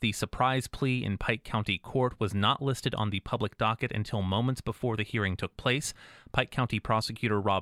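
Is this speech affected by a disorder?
No.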